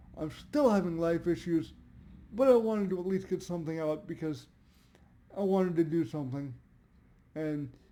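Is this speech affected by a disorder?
Yes: cerebral palsy; voice tone sometimes odd.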